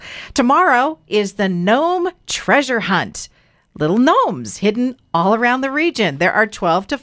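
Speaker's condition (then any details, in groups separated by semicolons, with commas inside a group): No condition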